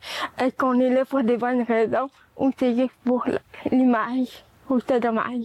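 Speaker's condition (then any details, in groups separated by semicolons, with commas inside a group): Cerebral palsy; four limbs affected, no manual dexterity, hearing problem, hearing aids both ears since age six months; speech and language disorder caused by cerebral palsy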